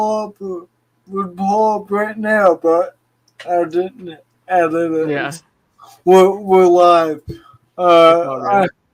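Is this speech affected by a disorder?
Yes: cerebral palsy.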